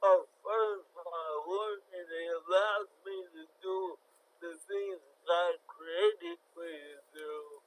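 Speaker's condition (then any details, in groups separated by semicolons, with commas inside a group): Cerebral palsy; from birth, born very premature, affects fine motor skills, cognition unaffected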